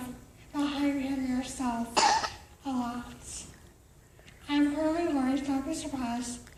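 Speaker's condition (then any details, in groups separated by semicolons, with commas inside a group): Cerebral palsy; difficulty speaking and forming sounds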